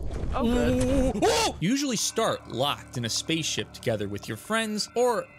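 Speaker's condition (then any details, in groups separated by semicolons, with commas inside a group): No condition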